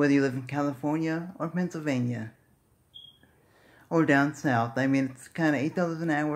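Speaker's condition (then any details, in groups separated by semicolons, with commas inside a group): Cerebral palsy; speaks fast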